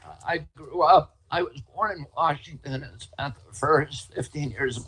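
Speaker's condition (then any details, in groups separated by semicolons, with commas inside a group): Spasmodic dystonia; Pace law school infirmary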